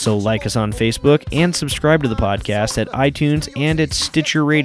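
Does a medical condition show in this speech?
No.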